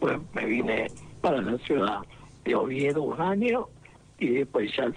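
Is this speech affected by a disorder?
Yes: laryngectomy, esophageal speech; esophageal voice, very hard to relearn, sounds fairly clear, no assistive device.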